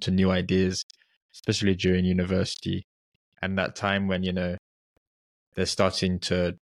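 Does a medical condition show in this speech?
No.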